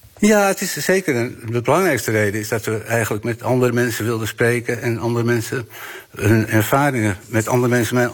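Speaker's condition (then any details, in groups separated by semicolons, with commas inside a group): Parkinson's disease; diagnosed about 4 years ago, fatigue mainly early years, apathy, poor balance, tendency to fall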